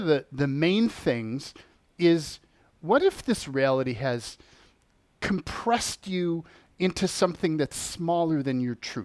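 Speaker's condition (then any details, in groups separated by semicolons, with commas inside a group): No condition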